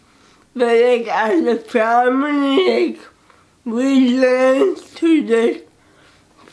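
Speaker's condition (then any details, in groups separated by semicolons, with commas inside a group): Cerebral palsy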